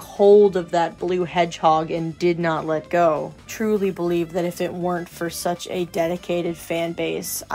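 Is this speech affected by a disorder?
No.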